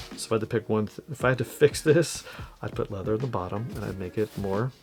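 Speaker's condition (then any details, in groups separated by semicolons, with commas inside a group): No condition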